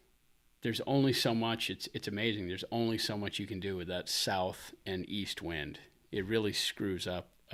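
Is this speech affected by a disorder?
No.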